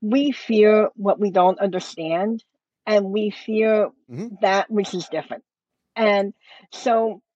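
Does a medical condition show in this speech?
Yes: cleft lip and palate; congenital, surgeries from 2 months, lip and palate closure, nose reconstruction, two bone grafts, ear tubes; speech affected, workplace discrimination over how speaks.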